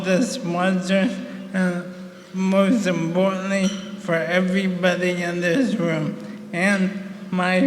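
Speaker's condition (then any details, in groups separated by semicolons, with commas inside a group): ALS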